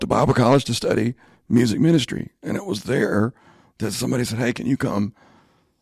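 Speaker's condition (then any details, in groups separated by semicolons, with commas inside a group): Spasmodic dysphonia; in speech therapy with doctors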